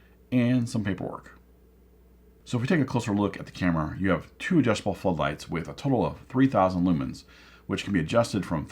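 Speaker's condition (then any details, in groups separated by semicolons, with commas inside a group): No condition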